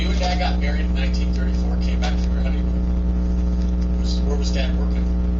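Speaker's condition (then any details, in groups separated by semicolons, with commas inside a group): No condition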